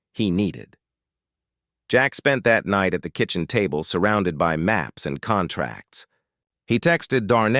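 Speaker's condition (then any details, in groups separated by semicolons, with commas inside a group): No condition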